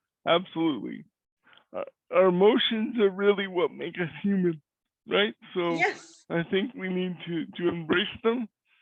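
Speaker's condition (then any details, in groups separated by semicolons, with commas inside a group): Cerebral palsy; cannot walk; voice is different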